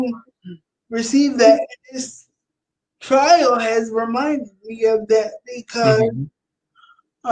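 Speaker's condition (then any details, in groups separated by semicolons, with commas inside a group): Cerebral palsy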